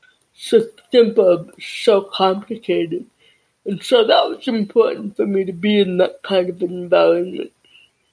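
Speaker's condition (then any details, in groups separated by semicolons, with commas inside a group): Deafness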